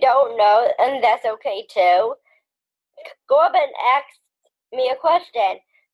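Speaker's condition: Down syndrome

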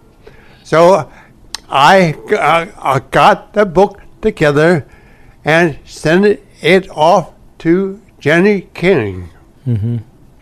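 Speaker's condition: Stroke; over 2.5 years since onset; speech affected

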